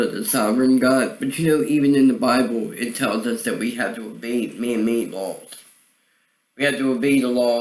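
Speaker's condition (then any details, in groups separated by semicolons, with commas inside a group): Cerebral palsy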